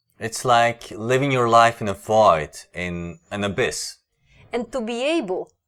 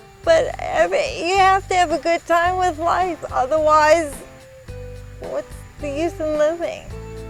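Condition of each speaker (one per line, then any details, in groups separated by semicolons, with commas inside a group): No condition
Cerebral palsy; brain damage from infant fever, whole body, right arm barely usable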